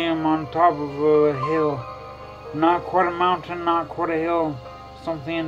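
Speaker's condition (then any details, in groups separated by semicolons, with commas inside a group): Traumatic brain injury; had speech therapy, speech hard to improve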